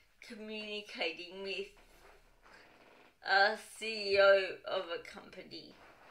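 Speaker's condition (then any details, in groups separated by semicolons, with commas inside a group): Cerebral palsy, dystonic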